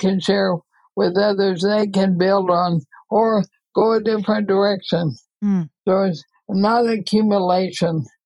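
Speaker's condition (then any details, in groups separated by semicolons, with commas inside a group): ALS; breathing affected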